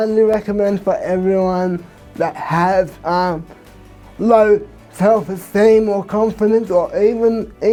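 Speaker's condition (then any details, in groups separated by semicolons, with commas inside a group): Cerebral palsy; from birth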